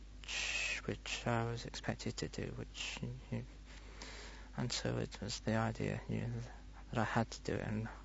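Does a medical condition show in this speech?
Yes: stammering; stammering onset about age 6 or 7 or later, noticed at school, no known family history; self-described speech impediment; here prolonged sounds.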